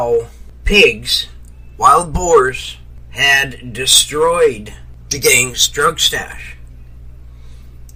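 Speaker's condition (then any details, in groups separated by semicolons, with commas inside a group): No condition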